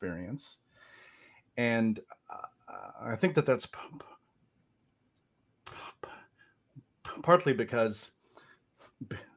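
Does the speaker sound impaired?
Yes: stutter; tried pitch-shifted delayed auditory feedback device for choral speech, not really effective, picks up ambient sound; stutter heard as turbulence in voice, partly worsened by nerves; here repeated words, blocks.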